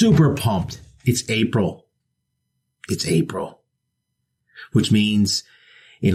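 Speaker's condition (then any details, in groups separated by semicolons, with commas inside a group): No condition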